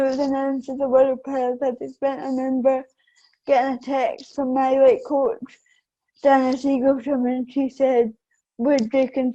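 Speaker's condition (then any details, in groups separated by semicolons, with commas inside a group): Cerebral palsy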